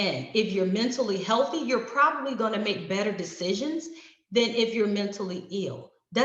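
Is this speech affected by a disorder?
No.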